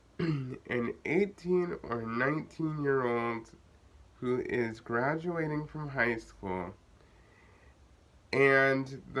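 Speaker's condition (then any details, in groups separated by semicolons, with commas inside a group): Cerebral palsy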